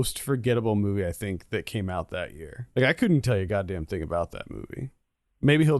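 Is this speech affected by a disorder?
No.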